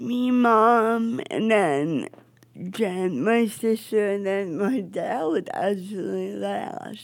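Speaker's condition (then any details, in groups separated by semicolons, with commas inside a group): Cerebral palsy; affects speech, wheelchair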